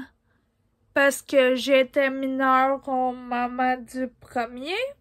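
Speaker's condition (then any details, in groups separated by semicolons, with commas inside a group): Ataxia; degenerative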